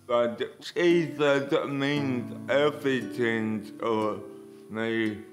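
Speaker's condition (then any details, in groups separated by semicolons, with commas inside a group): Cerebral palsy; crawls around on carpet every day, physically wearing on body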